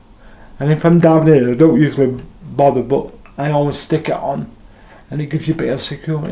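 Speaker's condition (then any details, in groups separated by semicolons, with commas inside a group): Cerebral palsy; since birth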